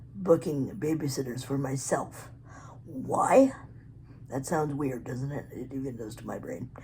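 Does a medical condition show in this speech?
Yes: cerebral palsy; physically disabled; articulate.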